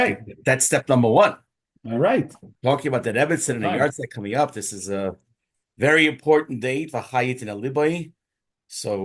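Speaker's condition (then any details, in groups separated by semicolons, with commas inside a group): No condition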